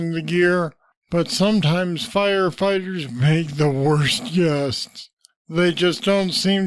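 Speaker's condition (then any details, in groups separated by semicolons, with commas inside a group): Parkinson's disease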